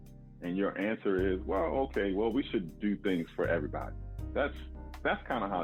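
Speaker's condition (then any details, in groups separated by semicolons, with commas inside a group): No condition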